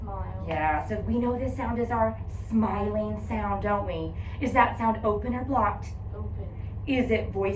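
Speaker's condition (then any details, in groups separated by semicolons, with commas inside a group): No condition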